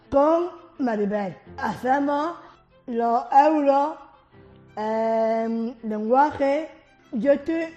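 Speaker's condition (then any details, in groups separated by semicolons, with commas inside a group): Down syndrome; congenital, age 53; Activa active aging program at Asalsido Down Almería, Thursday adult workshop with Maribel, language activities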